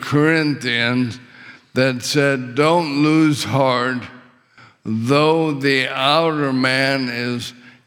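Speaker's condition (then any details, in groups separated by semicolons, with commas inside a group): ALS; very little physical function, paralysis expected within a year or two, later breathing muscle failure expected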